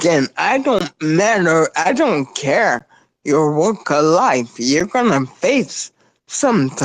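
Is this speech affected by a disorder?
Yes: spinocerebellar ataxia.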